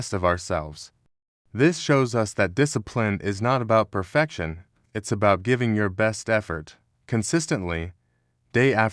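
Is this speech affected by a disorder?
No.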